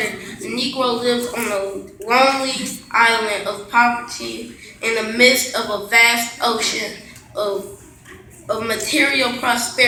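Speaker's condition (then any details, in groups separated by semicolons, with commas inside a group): No condition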